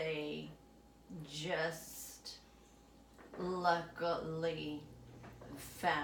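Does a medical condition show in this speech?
Yes: essential tremor; affects legs as well.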